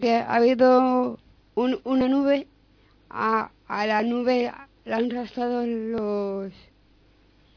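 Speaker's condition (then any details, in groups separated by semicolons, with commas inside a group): Down syndrome; radio program of fundación síndrome de down de madrid; reads news item aloud on live radio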